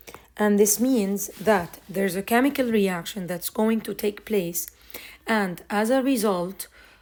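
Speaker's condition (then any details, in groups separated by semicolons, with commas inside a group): No condition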